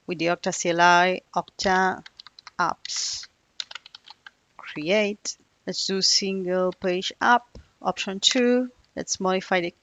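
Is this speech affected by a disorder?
No.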